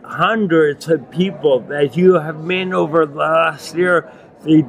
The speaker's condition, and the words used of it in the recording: Ataxia. I have very hard, it's very difficult to speak and articulate.